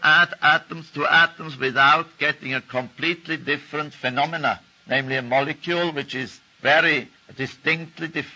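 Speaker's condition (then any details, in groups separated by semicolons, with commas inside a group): No condition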